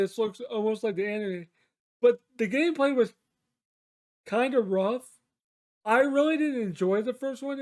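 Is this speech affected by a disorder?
Yes: cerebral palsy.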